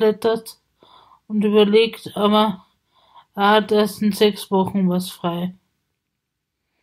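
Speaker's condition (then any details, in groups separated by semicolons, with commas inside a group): Spasticity from birth; multiple sclerosis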